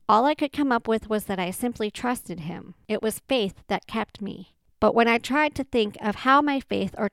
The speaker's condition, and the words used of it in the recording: Cleft palate. That surgery was successful and I finally sounded normal when I talked and had the ability to use a straw, blow up a balloon, and whistle for the first time.